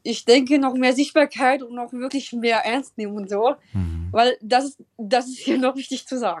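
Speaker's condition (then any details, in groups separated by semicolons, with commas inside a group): Down syndrome, Trisomie 21; congenital, from birth, several diagnoses at birth, nearly 3 months in hospital after birth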